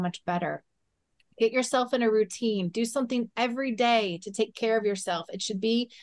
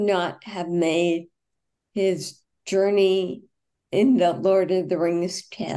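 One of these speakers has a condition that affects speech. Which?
The second: Friedreich's ataxia; onset age 19; about 40 years since diagnosis.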